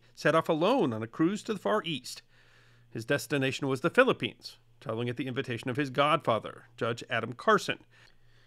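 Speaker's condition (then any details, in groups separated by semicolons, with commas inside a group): No condition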